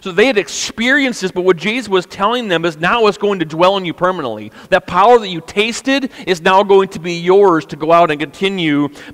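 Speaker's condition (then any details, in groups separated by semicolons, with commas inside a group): No condition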